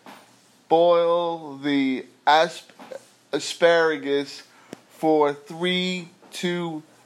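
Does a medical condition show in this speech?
Yes: aphasia after stroke; aphasia caused by stroke.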